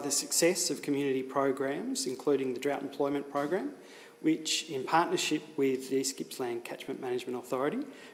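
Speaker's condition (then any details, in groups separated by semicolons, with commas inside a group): No condition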